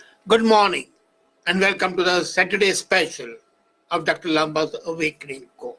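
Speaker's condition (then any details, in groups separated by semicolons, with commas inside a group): No condition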